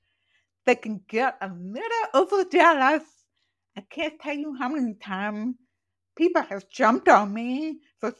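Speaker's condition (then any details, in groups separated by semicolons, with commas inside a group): Profoundly deaf, congenital; accent from deafness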